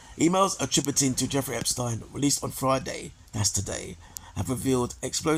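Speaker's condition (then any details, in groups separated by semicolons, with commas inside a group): No condition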